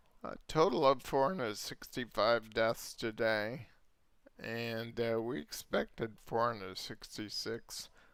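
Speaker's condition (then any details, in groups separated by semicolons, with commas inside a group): Multiple sclerosis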